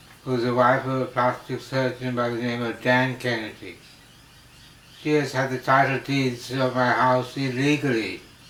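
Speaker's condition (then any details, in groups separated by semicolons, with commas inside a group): Slurred speech from poisoning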